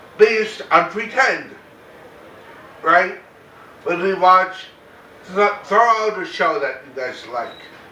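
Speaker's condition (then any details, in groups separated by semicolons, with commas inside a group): Cerebral palsy; very mild form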